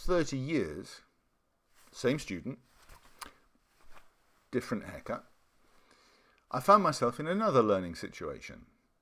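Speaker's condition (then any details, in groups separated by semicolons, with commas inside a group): No condition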